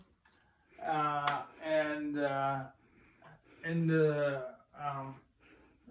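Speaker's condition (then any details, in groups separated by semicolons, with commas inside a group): ALS; starting to lose voice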